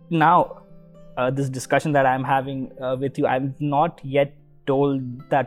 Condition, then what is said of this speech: Stuttering. The word itself, the issue which I have, I can't say it.